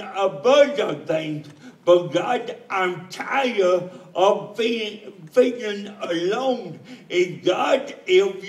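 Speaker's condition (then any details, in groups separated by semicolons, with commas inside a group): Cerebral palsy; speech still sounds atypical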